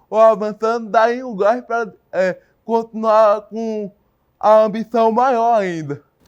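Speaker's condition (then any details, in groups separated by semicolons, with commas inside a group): Cerebral palsy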